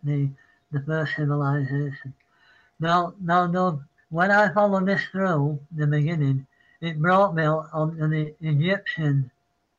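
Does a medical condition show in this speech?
Yes: Parkinson's; apologizes mid-sentence.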